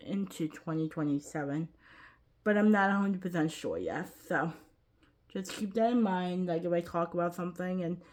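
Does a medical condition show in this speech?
Yes: cerebral palsy, quadriplegic.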